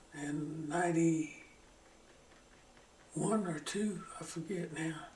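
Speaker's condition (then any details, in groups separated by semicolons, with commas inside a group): Parkinson's; slowing down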